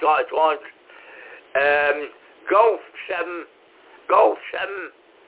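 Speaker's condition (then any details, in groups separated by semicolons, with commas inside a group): Cerebral palsy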